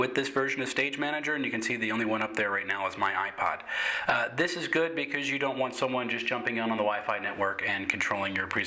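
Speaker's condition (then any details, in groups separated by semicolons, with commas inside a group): No condition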